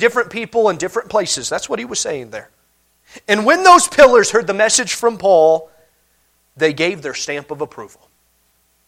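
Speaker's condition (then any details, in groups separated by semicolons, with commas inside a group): No condition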